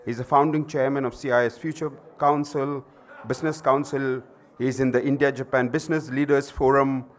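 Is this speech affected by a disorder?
No.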